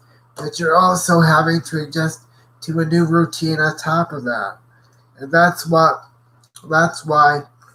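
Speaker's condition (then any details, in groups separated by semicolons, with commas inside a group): Cerebral palsy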